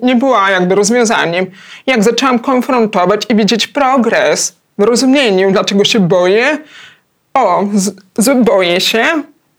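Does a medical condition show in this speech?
Yes: hard of hearing, cochlear implant.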